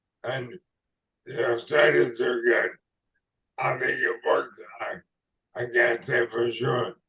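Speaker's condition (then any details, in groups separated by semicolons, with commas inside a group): ALS/MND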